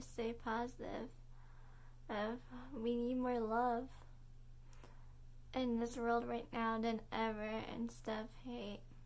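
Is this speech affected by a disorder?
Yes: cerebral palsy.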